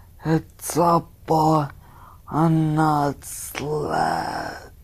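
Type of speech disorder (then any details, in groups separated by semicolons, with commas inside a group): Spastic dysarthria; cerebral palsy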